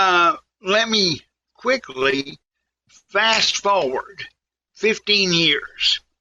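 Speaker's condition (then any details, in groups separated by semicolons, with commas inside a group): Cerebral palsy; can still talk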